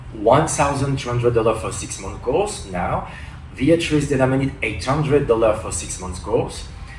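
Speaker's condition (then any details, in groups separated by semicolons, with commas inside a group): No condition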